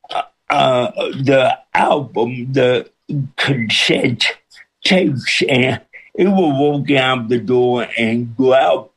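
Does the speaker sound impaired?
Yes: cerebral palsy with speech impediment; congenital cerebral palsy.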